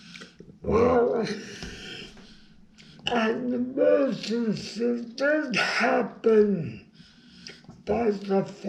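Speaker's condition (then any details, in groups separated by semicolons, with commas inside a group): Brain injury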